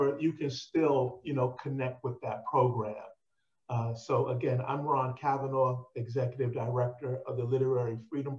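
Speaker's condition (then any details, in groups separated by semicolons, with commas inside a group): No condition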